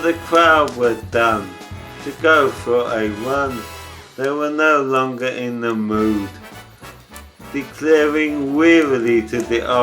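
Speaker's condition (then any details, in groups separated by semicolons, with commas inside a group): ALS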